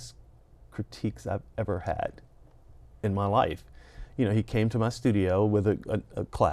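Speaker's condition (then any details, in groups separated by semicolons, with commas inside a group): No condition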